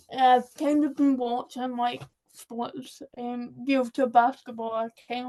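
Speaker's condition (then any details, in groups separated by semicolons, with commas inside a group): Cerebral palsy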